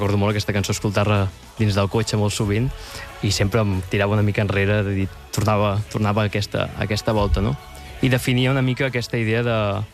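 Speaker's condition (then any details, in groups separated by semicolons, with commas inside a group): No condition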